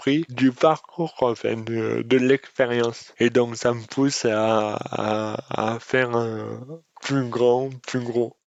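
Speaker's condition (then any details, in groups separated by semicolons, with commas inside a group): Dystonia; speech disorder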